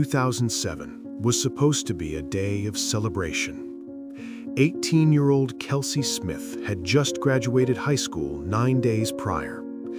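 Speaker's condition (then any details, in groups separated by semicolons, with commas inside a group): No condition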